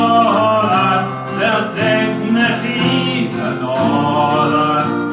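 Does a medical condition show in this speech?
No.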